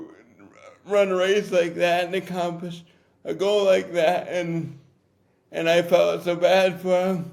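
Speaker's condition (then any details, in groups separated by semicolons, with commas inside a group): Cerebral palsy; difficult to talk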